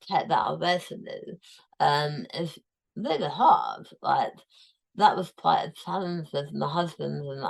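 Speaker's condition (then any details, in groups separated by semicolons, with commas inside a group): Tongue cancer, tongue removed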